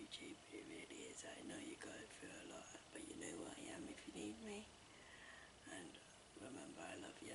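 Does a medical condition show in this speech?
Yes: cerebral palsy.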